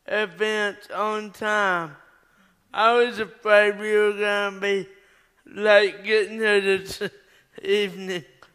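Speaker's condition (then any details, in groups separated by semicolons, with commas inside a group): Cerebral palsy; allow straightening arm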